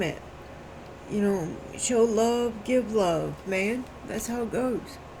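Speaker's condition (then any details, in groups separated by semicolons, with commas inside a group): Cerebral palsy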